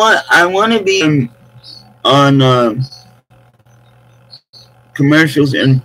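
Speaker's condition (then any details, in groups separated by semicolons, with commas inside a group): Cerebral palsy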